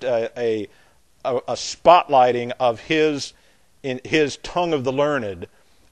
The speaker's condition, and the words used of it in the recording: No condition.